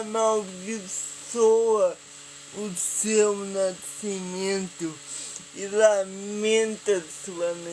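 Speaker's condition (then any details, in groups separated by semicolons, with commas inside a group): Paralysis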